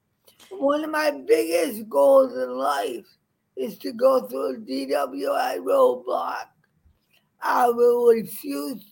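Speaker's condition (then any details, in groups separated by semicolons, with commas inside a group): Cerebral palsy; back in physical therapy for frequent falls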